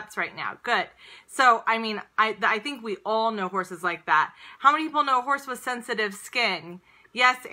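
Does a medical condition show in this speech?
No.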